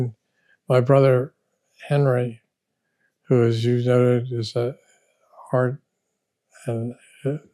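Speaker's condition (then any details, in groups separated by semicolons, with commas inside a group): Parkinson's disease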